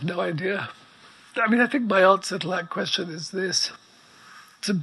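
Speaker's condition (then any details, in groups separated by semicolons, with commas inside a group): ALS; effectively quadriplegic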